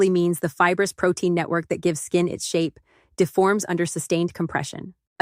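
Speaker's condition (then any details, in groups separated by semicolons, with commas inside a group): No condition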